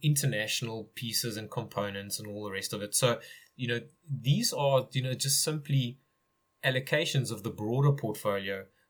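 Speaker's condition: No condition

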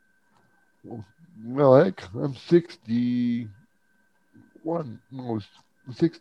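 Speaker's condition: Cerebral palsy; uses a wheelchair, strong startle to loud sounds

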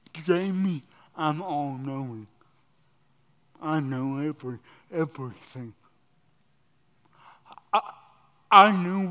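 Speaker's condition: Cerebral palsy

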